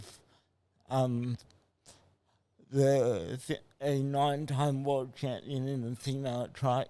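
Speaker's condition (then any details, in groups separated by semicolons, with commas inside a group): Cerebral palsy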